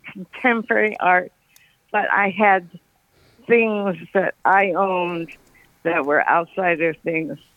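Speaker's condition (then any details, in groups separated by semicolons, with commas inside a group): Parkinson's; recent onset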